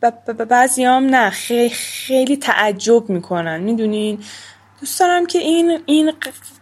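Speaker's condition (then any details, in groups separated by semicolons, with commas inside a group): Stuttering; stutter worsening with age and stress, much worse after thyroid cancer shock two years ago, treatment not fully curative; stutter worse than ever at recording; uses filler phrases and word substitution to avoid blocks, fluent in some situations, hard reading aloud; repeated sounds, repeated words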